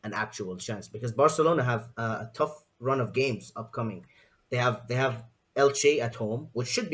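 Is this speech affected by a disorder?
No.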